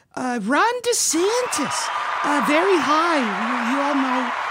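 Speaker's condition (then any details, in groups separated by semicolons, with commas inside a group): No condition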